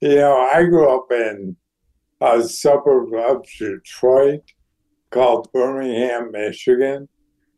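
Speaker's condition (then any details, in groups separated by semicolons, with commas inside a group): ALS; declining health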